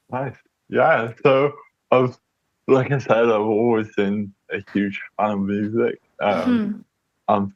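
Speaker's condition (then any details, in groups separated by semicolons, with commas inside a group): Cerebral palsy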